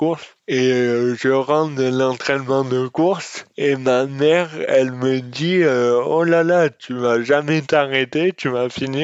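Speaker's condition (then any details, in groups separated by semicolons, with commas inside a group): Dystonia; speech disorder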